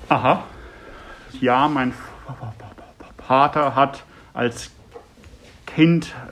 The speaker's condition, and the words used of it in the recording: Stuttering. Und ich habe als Stotterer das Problem, dass ich es nicht äh, schaffe, diese verschiedenen Sachen zu zeitgleich äh, zu, ben zu ben benutzen.